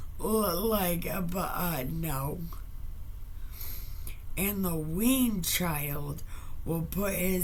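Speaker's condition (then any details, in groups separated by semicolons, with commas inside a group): Brain injury; right side numb including tongue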